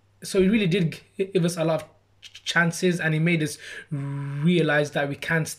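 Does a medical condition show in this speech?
Yes: stammer; stammer since childhood, spoke little when young to hide it; age 26, ongoing stammer; struggles to say own name, slow to get out, less stammering with put-on Birmingham accent or exaggerated speech; here prolonged sounds, blocks.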